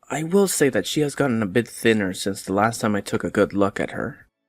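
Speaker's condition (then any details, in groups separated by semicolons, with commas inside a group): No condition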